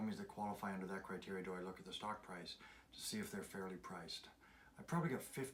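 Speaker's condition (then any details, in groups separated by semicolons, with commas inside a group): No condition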